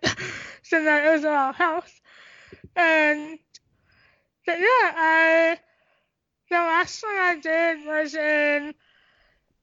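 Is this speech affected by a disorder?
Yes: tracheostomy; congenital cystic hygroma of head and neck, lymphatic system, cysts in airway and esophagus, 50-60 surgeries; doctors predicted never talking, learned to talk, unable to swallow, breathing effortful when running.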